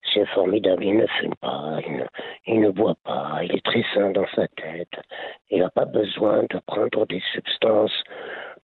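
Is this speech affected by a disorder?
Yes: laryngeal cancer; laryngeal cancer linked to heavy smoking.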